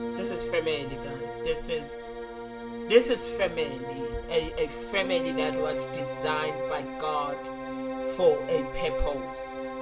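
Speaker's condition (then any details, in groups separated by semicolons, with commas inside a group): No condition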